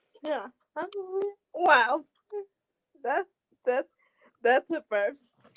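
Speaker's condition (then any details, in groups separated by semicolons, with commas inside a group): Cerebral palsy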